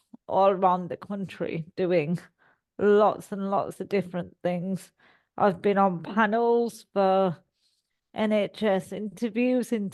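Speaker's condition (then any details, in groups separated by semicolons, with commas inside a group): Cerebral palsy; all four limbs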